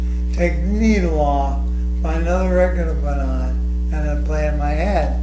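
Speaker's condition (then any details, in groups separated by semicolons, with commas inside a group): ALS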